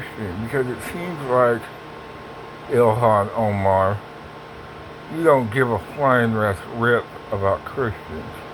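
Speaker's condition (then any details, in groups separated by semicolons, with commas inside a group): Parkinson's; speech impediment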